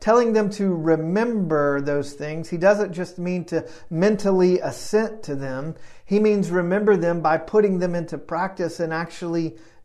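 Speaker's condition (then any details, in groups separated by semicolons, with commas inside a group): No condition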